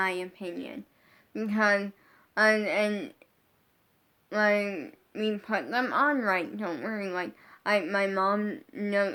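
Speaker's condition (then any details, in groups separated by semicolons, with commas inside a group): Brain injury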